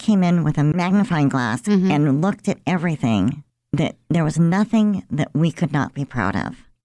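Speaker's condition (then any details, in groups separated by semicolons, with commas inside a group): Cleft lip and palate; present since birth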